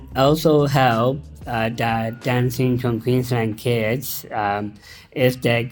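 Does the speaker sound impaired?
Yes: Down syndrome; intellectual disability.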